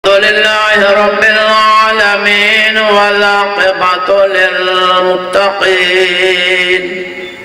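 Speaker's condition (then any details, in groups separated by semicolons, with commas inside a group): No condition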